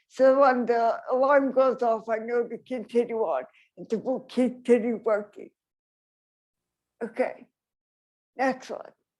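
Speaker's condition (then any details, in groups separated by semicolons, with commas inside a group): Traumatic brain injury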